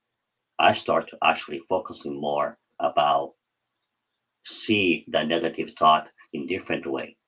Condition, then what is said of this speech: Cleft palate. Every single word I said a million times before.